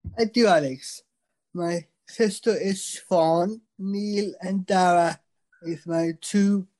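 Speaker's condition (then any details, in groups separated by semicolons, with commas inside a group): Down syndrome; congenital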